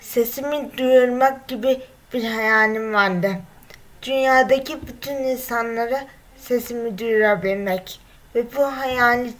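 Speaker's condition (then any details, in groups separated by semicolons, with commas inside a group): Cerebral palsy; 23 years with condition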